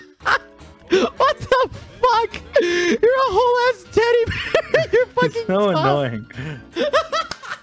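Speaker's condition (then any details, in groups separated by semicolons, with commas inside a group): No condition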